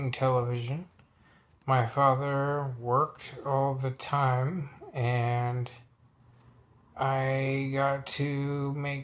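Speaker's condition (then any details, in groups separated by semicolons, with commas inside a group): Multiple sclerosis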